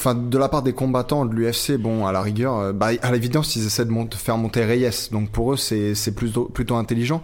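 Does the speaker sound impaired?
No.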